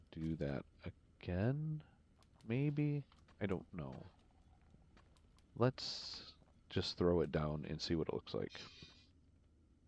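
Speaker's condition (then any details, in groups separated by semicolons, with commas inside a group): No condition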